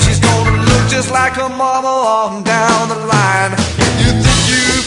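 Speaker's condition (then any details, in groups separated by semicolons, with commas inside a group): No condition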